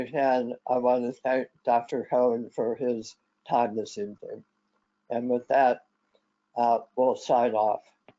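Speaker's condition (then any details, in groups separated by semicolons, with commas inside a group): Head and neck cancer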